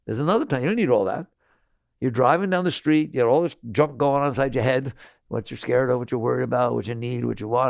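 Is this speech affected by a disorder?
No.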